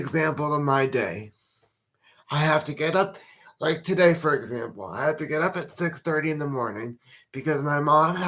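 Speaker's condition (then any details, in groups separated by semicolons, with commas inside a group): Cerebral palsy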